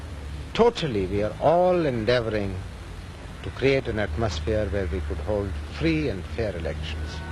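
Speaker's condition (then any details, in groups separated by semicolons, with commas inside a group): No condition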